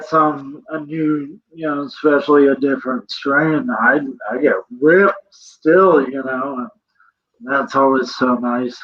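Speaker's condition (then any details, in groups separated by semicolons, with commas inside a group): Cerebral palsy; present from birth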